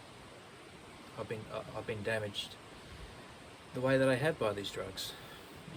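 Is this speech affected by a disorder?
No.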